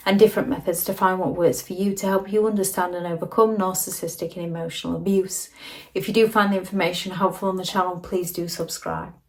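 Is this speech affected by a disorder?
No.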